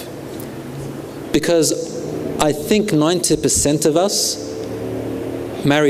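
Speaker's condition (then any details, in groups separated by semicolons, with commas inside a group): No condition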